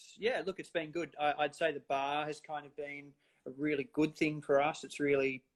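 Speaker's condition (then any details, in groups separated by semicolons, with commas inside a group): No condition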